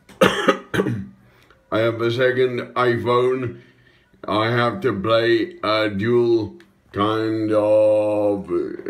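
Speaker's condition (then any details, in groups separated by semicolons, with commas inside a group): Acquired brain injury, ataxia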